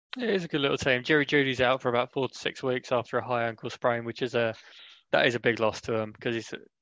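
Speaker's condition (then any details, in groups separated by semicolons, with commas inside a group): No condition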